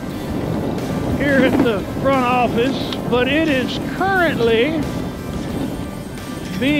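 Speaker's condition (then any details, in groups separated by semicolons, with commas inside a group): No condition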